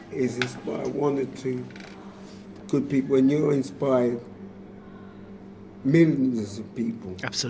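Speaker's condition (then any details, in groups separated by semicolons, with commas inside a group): Motor neurone disease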